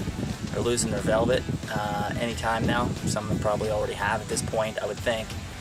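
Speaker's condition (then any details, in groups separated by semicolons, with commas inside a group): No condition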